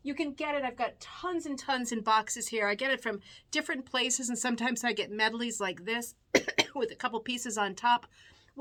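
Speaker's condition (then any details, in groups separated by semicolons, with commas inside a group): No condition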